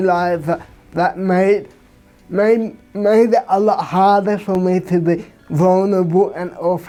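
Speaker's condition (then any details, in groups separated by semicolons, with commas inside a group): Cerebral palsy; from birth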